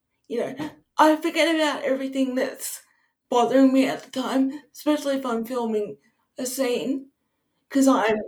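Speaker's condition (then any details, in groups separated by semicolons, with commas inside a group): Cerebral palsy; wheelchair user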